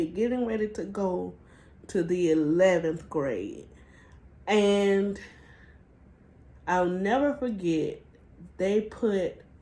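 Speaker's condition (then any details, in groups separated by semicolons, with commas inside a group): Cerebral palsy; spastic diplegia, from birth, weak legs, crouched gait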